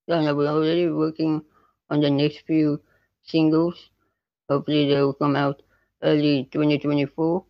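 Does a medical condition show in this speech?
Yes: spinal muscular atrophy type 2; loss of motor neurons.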